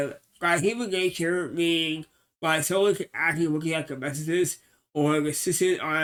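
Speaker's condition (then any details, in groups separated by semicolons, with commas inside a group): Cerebral palsy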